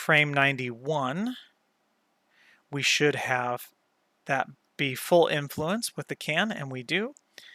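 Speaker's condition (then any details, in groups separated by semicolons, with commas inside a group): No condition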